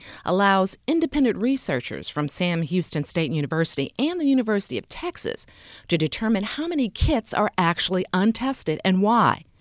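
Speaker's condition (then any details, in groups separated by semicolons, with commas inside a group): No condition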